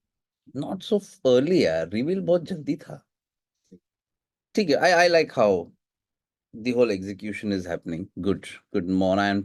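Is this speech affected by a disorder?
No.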